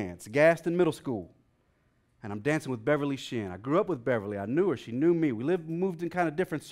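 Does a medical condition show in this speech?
No.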